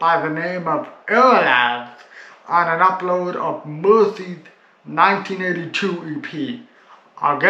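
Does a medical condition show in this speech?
Yes: cerebral palsy.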